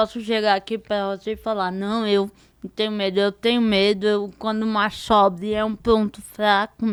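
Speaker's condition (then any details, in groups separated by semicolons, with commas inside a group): Cerebral palsy; diparetic form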